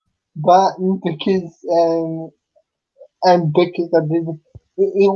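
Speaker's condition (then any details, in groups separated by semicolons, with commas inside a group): Cerebral palsy; unable to walk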